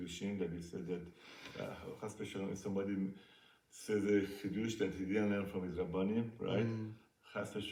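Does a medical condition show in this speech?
No.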